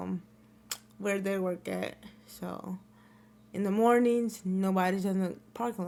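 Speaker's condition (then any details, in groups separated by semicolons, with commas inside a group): Cerebral palsy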